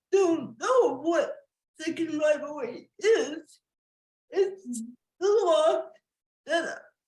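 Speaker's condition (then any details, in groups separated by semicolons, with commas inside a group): Cerebral palsy; wheelchair user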